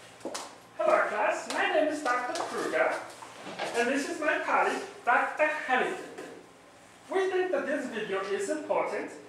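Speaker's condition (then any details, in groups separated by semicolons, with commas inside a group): No condition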